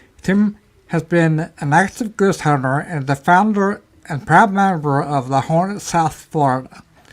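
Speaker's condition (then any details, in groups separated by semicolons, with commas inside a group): Ataxia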